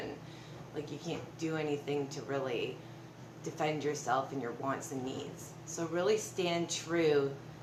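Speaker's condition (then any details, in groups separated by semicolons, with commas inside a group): No condition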